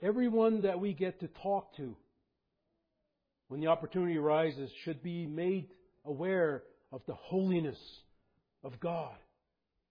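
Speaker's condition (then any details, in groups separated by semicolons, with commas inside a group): No condition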